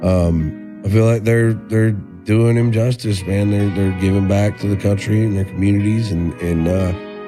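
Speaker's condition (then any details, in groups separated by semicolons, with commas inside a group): No condition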